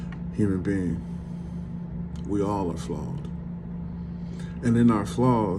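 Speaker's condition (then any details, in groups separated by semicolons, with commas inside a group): No condition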